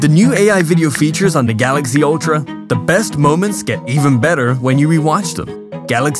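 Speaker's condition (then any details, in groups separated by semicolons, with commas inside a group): No condition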